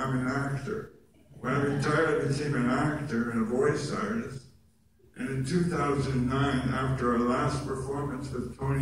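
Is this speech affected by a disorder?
Yes: oral cancer; base of tongue.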